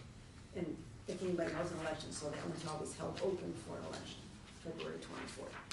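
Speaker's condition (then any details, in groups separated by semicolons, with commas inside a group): No condition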